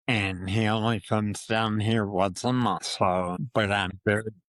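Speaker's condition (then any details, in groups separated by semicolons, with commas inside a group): Parkinson's disease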